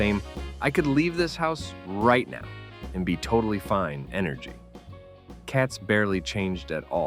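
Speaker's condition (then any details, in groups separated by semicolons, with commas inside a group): No condition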